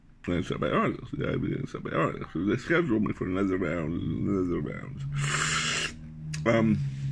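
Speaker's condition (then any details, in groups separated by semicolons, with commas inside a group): Glossectomy with reconstructed tongue; tongue cancer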